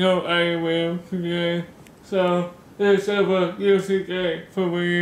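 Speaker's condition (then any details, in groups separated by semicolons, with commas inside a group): Cerebral palsy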